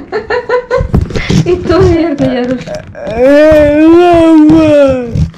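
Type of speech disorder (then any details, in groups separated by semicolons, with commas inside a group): Pseudobulbar dysarthria; cerebral palsy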